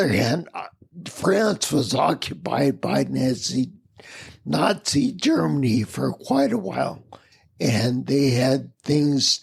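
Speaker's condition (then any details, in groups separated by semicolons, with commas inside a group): Spinocerebellar ataxia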